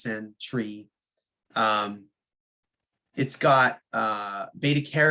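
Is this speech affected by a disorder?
No.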